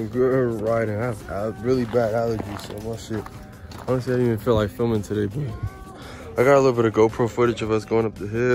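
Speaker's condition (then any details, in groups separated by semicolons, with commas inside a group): No condition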